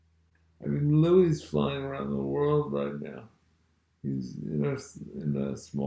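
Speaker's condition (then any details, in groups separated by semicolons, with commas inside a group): Multiple sclerosis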